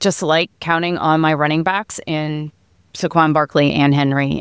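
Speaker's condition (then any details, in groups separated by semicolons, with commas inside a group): No condition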